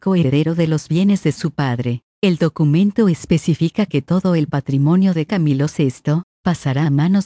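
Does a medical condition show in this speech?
No.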